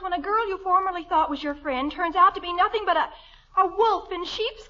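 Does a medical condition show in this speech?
No.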